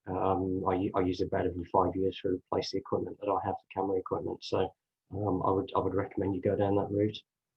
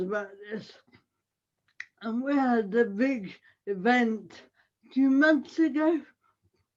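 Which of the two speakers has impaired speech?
The second: cerebral palsy; audible speech impairment.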